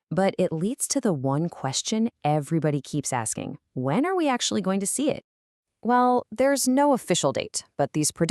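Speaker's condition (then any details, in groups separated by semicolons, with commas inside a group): No condition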